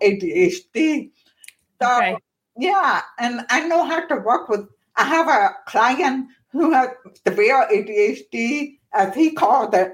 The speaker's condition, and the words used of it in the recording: Deafness. As soon as I start speaking, I can see that teeny little change, like, oh, they're realizing something, and they start treating me like a kid, or start speaking slow, or get awkward.